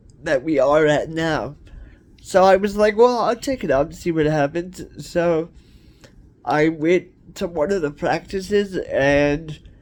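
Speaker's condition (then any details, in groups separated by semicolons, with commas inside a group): Cerebral palsy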